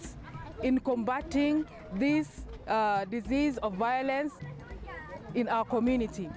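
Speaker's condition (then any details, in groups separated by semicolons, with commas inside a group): No condition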